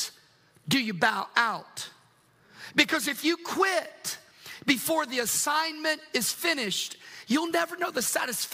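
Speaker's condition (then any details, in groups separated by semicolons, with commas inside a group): No condition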